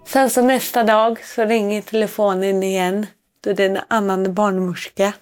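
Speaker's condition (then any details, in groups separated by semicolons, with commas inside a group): Cerebral palsy; somewhat harder to move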